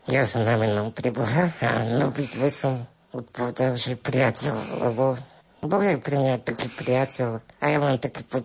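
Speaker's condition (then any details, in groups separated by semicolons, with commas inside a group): Spinal muscular atrophy with tracheostomy; ventilator-assisted breathing via tracheostomy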